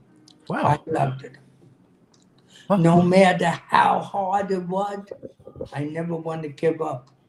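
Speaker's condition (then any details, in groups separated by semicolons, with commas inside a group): Cerebral palsy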